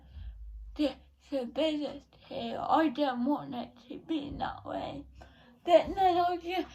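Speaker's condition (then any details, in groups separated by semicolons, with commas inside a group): Cerebral palsy; not quadriplegic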